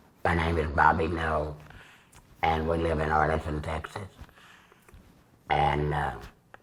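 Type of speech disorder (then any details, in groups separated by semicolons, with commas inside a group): Speech with a voice prosthesis; laryngectomy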